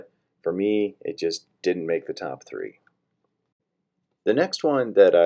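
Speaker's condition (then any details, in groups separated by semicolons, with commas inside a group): No condition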